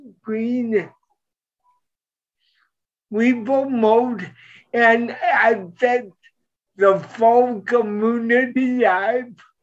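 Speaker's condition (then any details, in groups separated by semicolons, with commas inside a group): Cerebral palsy; present from birth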